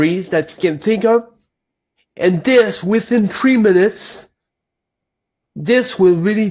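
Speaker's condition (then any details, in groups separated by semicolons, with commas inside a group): Cerebral palsy; lifelong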